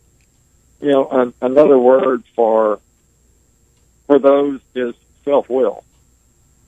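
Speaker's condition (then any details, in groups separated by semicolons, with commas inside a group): ALS; 17-year course; able to speak and communicate clearly, communicating takes more time due to ventilator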